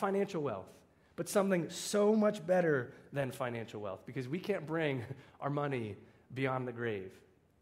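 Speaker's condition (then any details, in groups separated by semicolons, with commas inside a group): No condition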